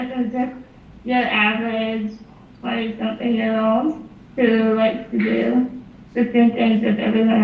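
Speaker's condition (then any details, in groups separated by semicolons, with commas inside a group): Spinal muscular atrophy; diagnosed at 6 months of age; needs breathing breaks while speaking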